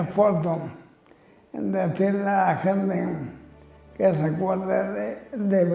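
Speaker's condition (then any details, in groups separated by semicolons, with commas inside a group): Amyotrophic lateral sclerosis (ela)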